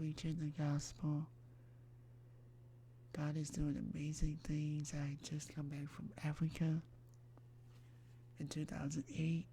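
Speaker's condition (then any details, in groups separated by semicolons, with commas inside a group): Myasthenia gravis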